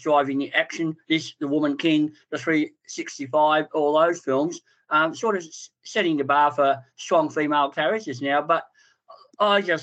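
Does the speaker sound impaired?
Yes: cleft palate and lip; congenital, 14 years in and out of Royal Children's Hospital, plastic surgery, dental work; speech therapy in childhood at Royal Children's Hospital.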